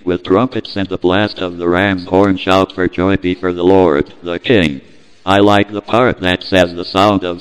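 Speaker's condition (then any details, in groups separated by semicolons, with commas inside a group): Cerebral palsy, speech-generating device; brain injury at birth from lack of oxygen, cannot walk, uses wheelchair; speaks through deck talk speech synthesizer by Dennis Glatt, synthesizer voice heard; speech impediment, own speech hard to understand, deck talk programmed to sing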